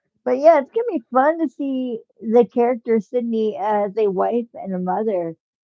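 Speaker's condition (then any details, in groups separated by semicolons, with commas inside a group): Cerebral palsy, spastic; from birth, muscle spasms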